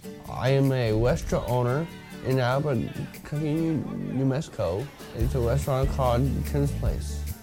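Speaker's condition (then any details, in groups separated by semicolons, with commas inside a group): Down syndrome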